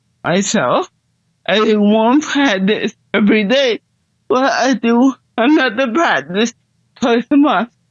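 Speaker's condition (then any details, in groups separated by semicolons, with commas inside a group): Cerebral palsy; hard to understand, speaking tires muscles, high effort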